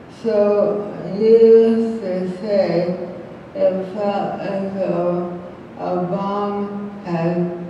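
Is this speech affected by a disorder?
Yes: ALS; ALS accent, speaks very slowly.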